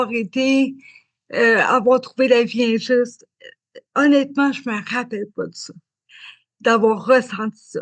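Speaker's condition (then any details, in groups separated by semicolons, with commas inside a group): Cerebral palsy; learning to speak was challenging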